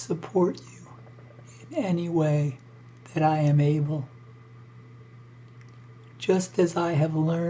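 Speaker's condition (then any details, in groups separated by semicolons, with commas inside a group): ALS; struggles to breathe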